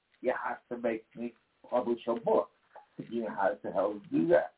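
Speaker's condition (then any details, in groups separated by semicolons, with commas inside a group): Damaged vocal cord; about 40 years since injury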